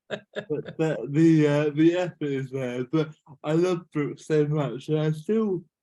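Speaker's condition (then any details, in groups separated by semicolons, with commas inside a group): Cerebral palsy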